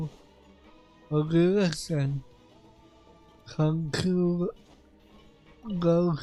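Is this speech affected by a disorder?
Yes: cerebral palsy; affects voice.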